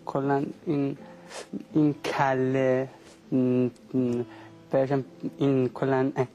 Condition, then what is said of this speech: Stuttering. خب البته به جوش هم بستگی داره، اینکه جو همین باشه و استرس هم پایین تر باشه کمتر لکنت.